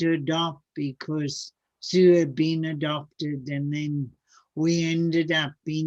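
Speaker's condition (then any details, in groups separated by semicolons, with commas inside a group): Cerebral palsy; speech sounds atypical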